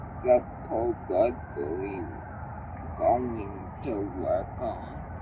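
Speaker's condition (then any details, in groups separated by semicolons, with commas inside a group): Cerebral palsy; uses service dog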